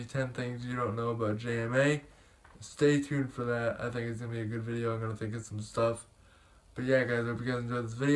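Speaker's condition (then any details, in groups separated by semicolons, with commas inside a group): Cerebral palsy; cerebral palsy from birth, possibly hemiplegic, legs and foot, surgery; able to speak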